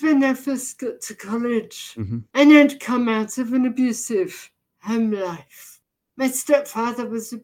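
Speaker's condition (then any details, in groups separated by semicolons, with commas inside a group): Deafness, severe; hard of hearing to partially deaf to current level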